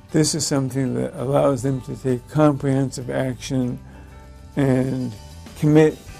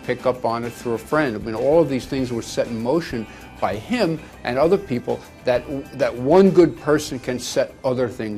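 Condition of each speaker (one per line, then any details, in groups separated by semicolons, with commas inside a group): ALS; ALS, neurodegenerative, throwing arm useless; about three years since diagnosis
No condition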